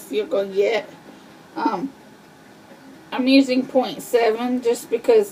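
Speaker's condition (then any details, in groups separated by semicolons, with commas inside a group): Cerebral palsy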